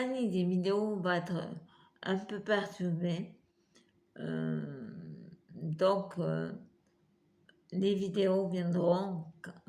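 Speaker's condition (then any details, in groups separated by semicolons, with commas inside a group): Multiple sclerosis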